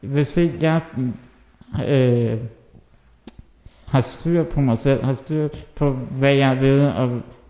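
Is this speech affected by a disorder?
Yes: muscular dystrophy (muskelsvind); hereditary, recessive, both parents carry gene fault, has helper, does not eat neatly.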